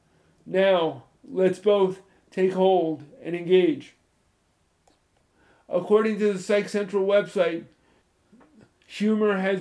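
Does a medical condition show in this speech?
Yes: spastic cerebral palsy, moderate; from spinal meningitis at birth, born 2 months premature, mainly legs, secondarily arms and hands.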